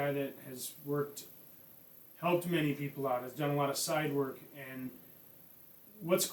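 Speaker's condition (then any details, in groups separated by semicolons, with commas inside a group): No condition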